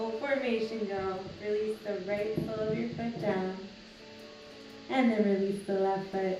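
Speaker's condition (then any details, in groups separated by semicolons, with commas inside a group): No condition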